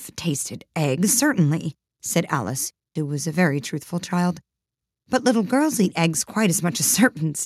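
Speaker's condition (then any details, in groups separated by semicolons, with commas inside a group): No condition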